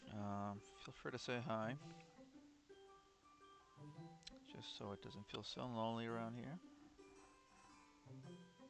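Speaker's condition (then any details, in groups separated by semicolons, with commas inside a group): No condition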